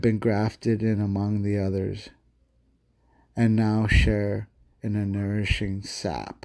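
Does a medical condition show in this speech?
No.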